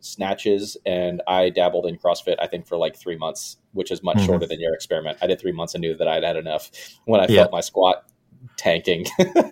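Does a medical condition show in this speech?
No.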